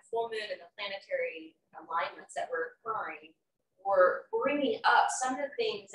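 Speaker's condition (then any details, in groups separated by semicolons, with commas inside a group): No condition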